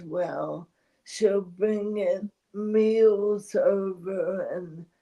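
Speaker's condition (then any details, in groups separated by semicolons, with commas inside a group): ALS; voice strains with talking, needs voice rest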